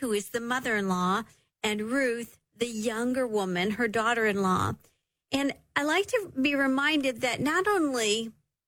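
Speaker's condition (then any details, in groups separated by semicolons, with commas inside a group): No condition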